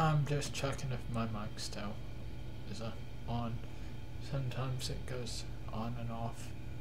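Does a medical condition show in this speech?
Yes: cerebral palsy.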